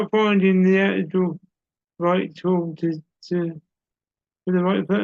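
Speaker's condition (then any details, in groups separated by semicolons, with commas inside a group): Cerebral palsy; audible speech impairment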